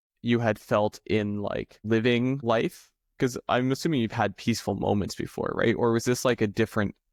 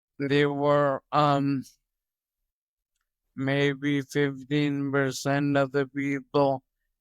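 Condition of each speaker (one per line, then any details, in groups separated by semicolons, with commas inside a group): No condition
Toxic leukoencephalopathy, locked-in syndrome; stage 4 toxic leukoencephalopathy, heroin smoking, white matter damage, locked-in; recovered, onset at 28; voice deeper, lifeless, faded to whisper then none, now changed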